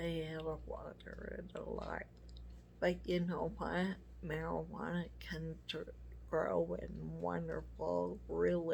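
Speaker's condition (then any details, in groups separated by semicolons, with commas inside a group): MS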